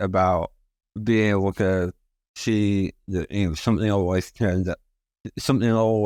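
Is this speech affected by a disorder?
Yes: spinal muscular atrophy.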